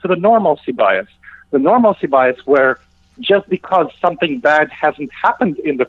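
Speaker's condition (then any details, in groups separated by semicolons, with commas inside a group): No condition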